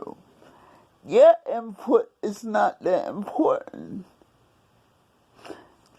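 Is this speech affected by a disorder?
Yes: cerebral palsy; several unnoticed strokes.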